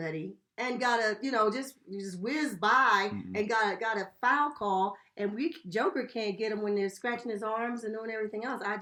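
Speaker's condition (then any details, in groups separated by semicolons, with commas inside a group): No condition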